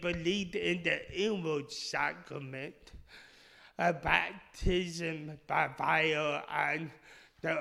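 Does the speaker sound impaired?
Yes: speech impediment; speech impediment since childhood, initially misdiagnosed.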